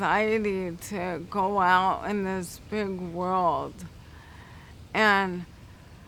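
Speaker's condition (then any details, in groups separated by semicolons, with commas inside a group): Cerebral palsy; affects speech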